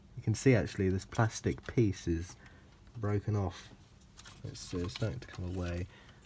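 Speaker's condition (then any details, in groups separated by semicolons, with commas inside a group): No condition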